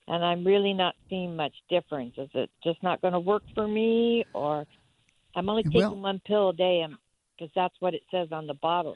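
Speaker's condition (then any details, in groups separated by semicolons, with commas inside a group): No condition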